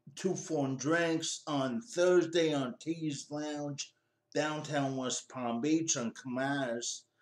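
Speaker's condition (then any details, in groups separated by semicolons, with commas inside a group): Cerebral palsy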